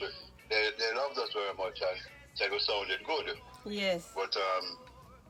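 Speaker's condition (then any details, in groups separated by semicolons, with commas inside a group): No condition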